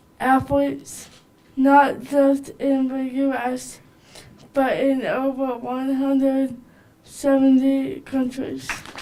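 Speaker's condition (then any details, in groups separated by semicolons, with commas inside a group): Cerebral palsy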